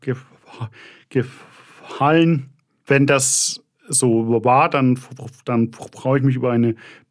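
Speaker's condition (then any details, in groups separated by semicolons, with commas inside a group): Stuttering; lifelong stuttering since childhood, limited childhood therapy options in Mannheim, therapy sought toward Heidelberg; still stuttering in late twenties; frequent word and phrase repetitions, part-word repetitions, many fillers, audible stuttering while hosting; repeated sounds, repeated words, prolonged sounds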